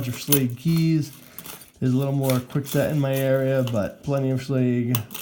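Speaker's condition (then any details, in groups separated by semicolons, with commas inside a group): No condition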